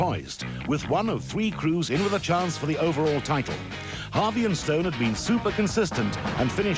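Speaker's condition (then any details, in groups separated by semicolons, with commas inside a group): No condition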